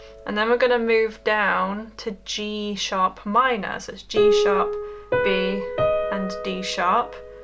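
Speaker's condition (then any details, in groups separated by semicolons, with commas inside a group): No condition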